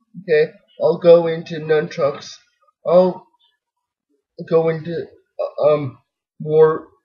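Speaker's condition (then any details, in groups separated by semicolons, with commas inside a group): Cerebral palsy, spastic diplegia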